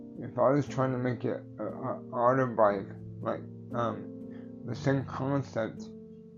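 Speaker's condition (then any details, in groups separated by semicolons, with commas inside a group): Cerebral palsy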